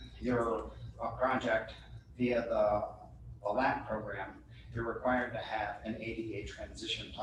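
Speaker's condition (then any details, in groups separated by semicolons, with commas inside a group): No condition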